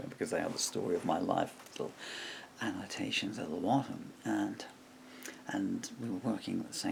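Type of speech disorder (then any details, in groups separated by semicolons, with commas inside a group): Bulbar dysarthria; progressive bulbar palsy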